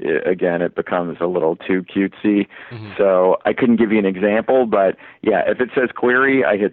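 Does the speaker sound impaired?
No.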